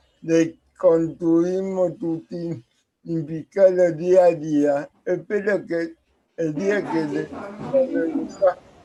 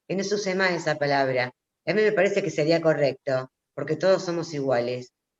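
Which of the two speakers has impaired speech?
The first: cerebral palsy; present since birth; speaks as if with potato in mouth.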